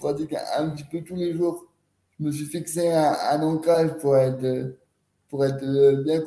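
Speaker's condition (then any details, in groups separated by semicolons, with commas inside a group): Cerebral palsy; posture work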